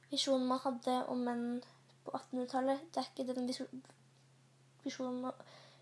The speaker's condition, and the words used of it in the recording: Stuttering. For jeg, selv om jeg stammer, og det kan være ganske mye av det innmellom, så har jeg også